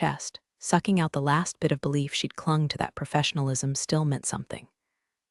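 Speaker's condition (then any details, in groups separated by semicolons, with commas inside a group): No condition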